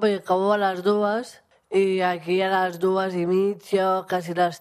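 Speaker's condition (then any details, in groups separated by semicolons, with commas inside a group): Down syndrome; 35% disability rating, adult aged 34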